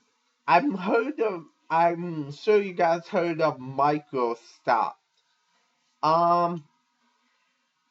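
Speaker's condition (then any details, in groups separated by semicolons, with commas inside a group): Cerebral palsy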